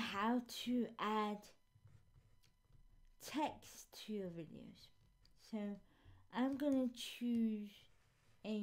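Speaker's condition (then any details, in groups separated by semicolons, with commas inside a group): Cerebral palsy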